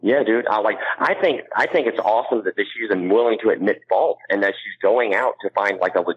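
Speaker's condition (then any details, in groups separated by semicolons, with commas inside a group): Cleft palate; ear pressure not relieved, cannot clear ear, ear hurts in wrestling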